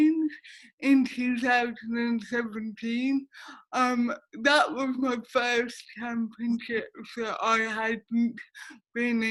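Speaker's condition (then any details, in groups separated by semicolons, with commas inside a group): Cerebral palsy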